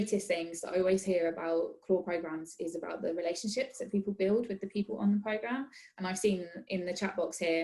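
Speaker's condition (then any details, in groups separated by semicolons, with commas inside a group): No condition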